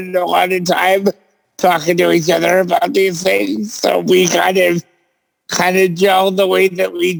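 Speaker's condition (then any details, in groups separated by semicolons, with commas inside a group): Cerebral palsy; present since birth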